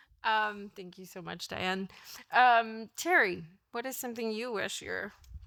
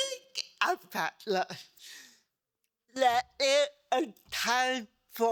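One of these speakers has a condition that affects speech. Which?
The second: cerebral palsy; diplegia, multiple surgeries; diagnosed at age two; speech therapy in childhood.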